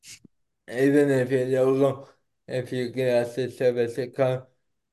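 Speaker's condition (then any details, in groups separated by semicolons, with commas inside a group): Cerebral palsy; not slurred, per host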